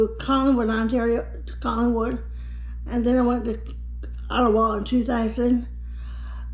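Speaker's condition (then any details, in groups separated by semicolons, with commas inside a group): Cerebral palsy; affects right side, born five months early; diagnosed age eight, about 45 years old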